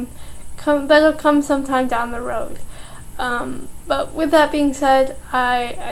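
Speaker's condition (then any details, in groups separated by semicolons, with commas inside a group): Cerebral palsy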